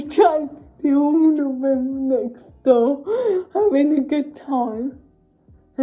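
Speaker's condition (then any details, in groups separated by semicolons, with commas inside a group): Cerebral palsy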